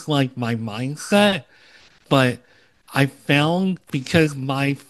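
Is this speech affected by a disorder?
Yes: cleft lip and palate, Opitz G/BBB syndrome; congenital cleft lip and palate.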